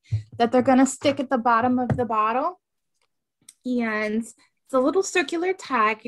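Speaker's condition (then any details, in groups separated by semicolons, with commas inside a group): No condition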